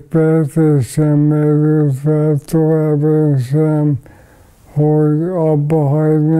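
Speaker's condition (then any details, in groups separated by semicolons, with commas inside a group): ALS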